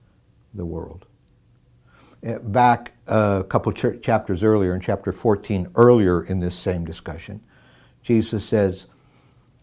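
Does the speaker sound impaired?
No.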